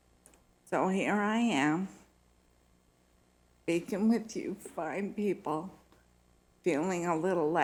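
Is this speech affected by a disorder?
Yes: multiple sclerosis.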